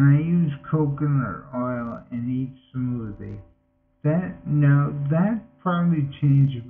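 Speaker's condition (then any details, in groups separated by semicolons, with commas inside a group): Multiple sclerosis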